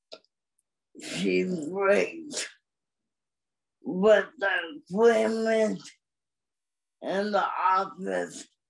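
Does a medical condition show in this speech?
Yes: cerebral palsy; cerebral palsy from birth, uses motorized wheelchair.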